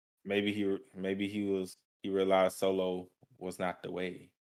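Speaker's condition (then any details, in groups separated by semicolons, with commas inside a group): No condition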